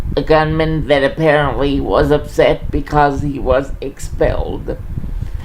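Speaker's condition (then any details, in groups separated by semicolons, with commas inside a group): Cerebral palsy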